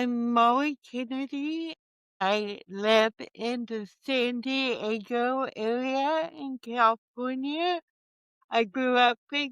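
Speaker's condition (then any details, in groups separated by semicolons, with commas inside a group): Cerebral palsy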